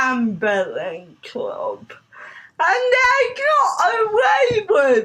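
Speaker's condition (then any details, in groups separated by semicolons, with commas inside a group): Cerebral palsy; talks a bit slower than others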